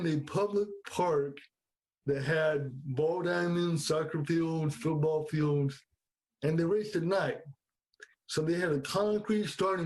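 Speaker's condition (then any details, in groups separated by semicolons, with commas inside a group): Cerebral palsy; speech affected, may sound different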